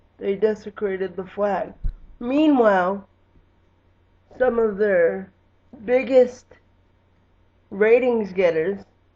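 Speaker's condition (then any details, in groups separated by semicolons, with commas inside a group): Cerebral palsy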